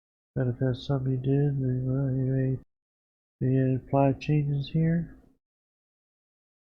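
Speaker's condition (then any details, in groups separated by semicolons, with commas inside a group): Parkinson's disease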